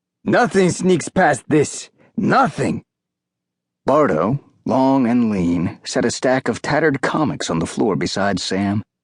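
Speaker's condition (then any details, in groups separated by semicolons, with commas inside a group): No condition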